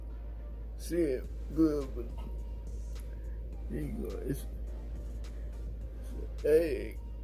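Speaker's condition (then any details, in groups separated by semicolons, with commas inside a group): Cerebral palsy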